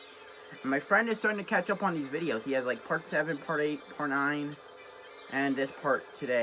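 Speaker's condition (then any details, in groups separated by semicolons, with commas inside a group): No condition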